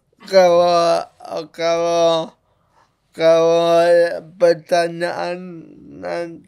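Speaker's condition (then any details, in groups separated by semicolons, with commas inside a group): Cerebral palsy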